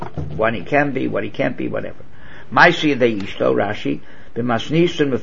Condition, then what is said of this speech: No condition.